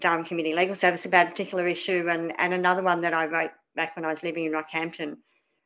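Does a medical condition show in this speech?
Yes: cleft palate; cleft palate from birth, many surgeries, dental services; spoke differently as child, lots of childhood speech therapy, c for communication skills in primary school.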